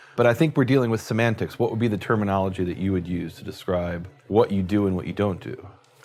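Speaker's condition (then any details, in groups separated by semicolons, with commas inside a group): No condition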